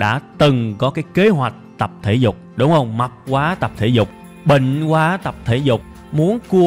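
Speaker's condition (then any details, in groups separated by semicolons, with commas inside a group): No condition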